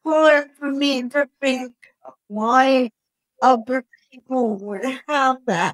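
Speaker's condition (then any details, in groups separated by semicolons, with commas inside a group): Cerebral palsy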